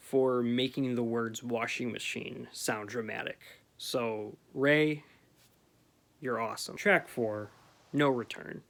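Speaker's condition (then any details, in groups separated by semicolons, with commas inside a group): No condition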